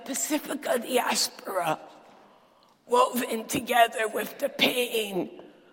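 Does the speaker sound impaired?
Yes: dysphonia; still preaches with this voice.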